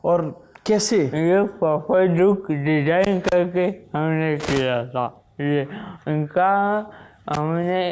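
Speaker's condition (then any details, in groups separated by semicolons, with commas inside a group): Wilson's disease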